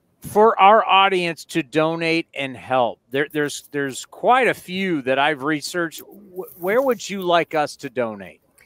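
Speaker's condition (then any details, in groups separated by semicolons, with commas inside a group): No condition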